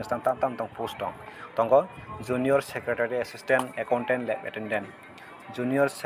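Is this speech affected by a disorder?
No.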